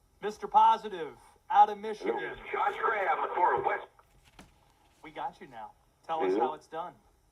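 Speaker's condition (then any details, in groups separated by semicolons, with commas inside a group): No condition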